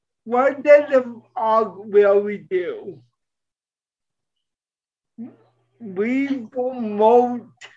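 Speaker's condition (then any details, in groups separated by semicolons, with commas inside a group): Cerebral palsy; present from birth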